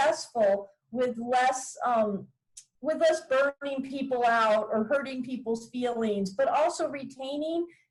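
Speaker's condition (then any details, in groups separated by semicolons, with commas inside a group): No condition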